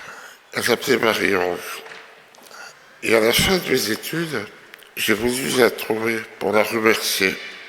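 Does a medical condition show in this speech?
Yes: myopathy.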